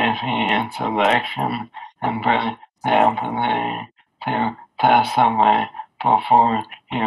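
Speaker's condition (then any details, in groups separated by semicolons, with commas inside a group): Amyotrophic lateral sclerosis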